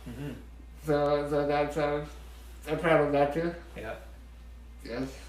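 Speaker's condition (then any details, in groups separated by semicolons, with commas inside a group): Muscular dystrophy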